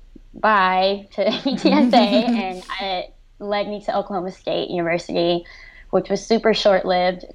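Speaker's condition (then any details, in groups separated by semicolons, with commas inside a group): Cleft lip and palate; severe cleft lip and palate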